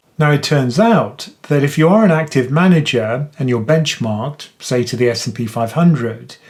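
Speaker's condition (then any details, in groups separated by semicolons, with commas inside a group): No condition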